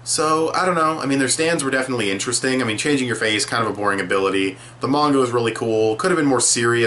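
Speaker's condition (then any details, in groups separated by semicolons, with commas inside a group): No condition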